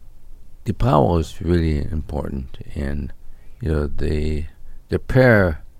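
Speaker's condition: ALS; recently diagnosed, weakening body, cane always, MSU voice banking twice weekly with Tessa, William

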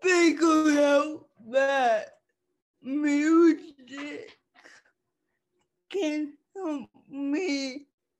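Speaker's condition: Cerebral palsy; cerebral palsy since childhood

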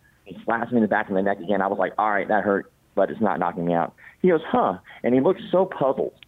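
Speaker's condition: Cleft palate; congenital

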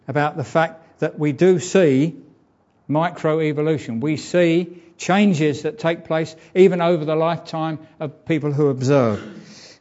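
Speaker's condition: No condition

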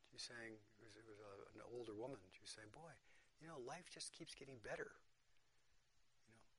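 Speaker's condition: No condition

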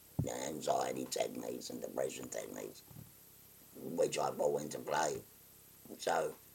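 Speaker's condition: Total laryngectomy; stage 4 laryngeal cancer, total laryngectomy by Mr. Tagar, head and neck chemoradiotherapy, one-ear deafness, anosmia; recently finished treatment, no evidence of disease, shoulder nerve pain, on opioids, sleeps upright, legs weak; voice valve speech, leaks leave no voice, electrolarynx backup, not heard in groups, swallow about 10%

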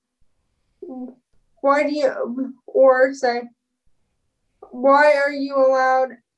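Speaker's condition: Spastic cerebral palsy, spastic, with dystonia, all four limbs

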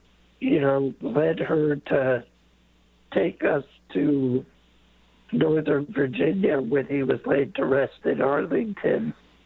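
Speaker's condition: Late-onset Pompe disease; service dog Coppola from Canine Companions

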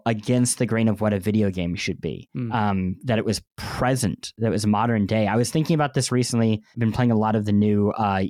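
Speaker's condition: Cleft lip and palate; congenital cleft lip and palate, surgeries most summers of childhood, bandaged, 2-3 months recovery each

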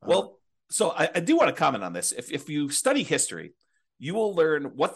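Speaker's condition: No condition

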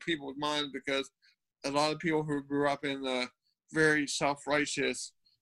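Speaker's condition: Cerebral palsy; multiple orthopedic leg surgeries by age seven

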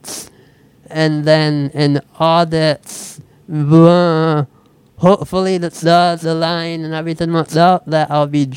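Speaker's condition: Speech impediment; switched to typing instead

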